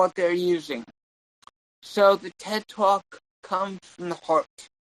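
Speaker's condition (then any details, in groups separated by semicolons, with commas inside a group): Cerebral palsy; tongue and legs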